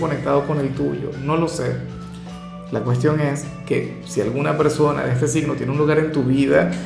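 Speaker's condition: No condition

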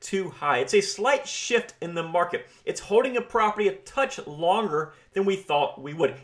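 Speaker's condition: No condition

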